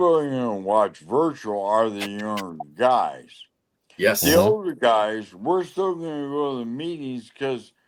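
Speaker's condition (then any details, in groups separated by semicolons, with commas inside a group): Lou Gehrig's disease (ALS)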